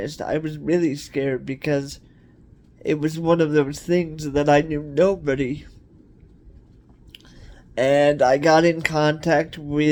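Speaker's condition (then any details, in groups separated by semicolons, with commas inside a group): Cerebral palsy; cerebral palsy, wheelchair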